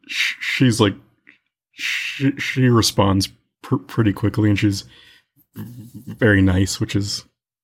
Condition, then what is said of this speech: Stuttering. It's hard for me to talk to some people until I get very comfortable with them and I just get very shy.